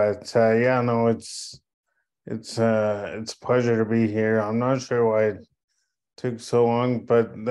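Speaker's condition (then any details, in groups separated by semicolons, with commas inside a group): Cerebral palsy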